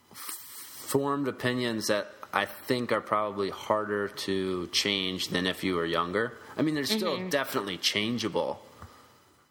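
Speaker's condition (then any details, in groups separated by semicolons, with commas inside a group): No condition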